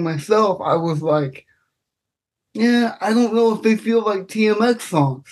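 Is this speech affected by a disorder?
Yes: cerebral palsy; self-conscious about speech.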